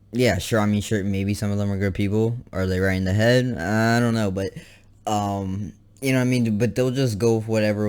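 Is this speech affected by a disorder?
No.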